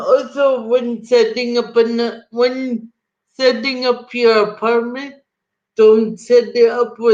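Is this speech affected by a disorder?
Yes: cerebral palsy.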